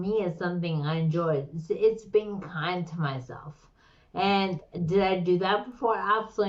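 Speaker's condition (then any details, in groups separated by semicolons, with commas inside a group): Slurred speech; slurred, stroke-like speech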